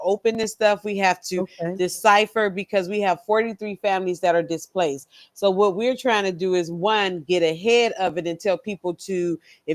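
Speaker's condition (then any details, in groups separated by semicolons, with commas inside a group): No condition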